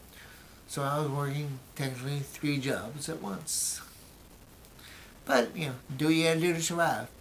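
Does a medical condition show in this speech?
Yes: brain injury; memory greatly affected.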